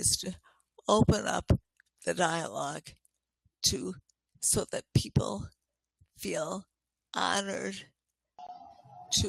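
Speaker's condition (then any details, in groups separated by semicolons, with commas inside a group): Multiple sclerosis; diagnosed about 20 years ago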